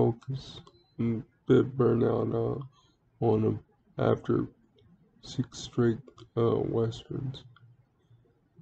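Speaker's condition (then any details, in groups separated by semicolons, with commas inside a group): Cerebral palsy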